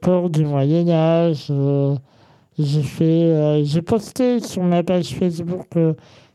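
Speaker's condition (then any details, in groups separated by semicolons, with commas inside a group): Congenital muscular dystrophy; present from birth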